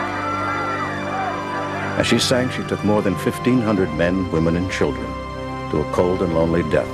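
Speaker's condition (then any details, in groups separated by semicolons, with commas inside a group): No condition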